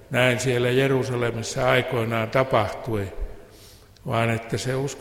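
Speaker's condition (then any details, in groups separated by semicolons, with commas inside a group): No condition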